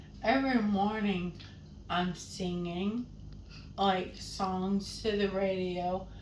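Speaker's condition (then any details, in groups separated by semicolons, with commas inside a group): ALS; was breathless and quiet when talking, now louder, breathing easier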